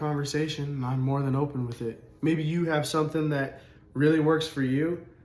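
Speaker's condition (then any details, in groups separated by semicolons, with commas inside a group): No condition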